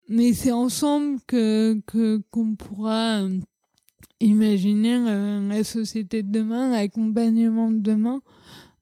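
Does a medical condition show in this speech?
Yes: cerebral palsy; childhood speech.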